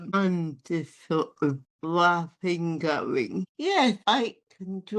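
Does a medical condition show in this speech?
Yes: athetoid spastic cerebral palsy.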